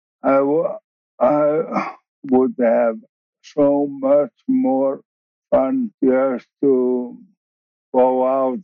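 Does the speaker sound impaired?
Yes: ALS, bulbar onset, later regular ALS; initially diagnosed bulbar-onset, wheelchair user.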